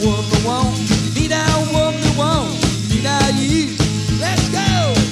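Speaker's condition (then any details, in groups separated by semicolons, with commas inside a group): No condition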